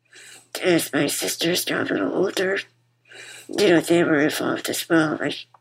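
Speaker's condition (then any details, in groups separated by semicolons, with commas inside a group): Muscular dystrophy; congenital form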